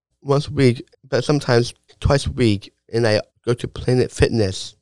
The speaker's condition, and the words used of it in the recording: Down syndrome. I love talking to crowds, large and small, and and on stage.